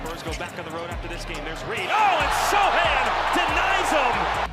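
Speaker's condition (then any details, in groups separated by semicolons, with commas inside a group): No condition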